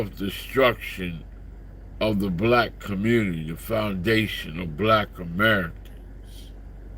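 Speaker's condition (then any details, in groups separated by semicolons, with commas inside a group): Slurred speech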